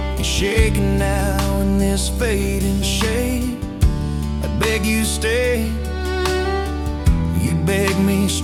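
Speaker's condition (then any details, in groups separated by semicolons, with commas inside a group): No condition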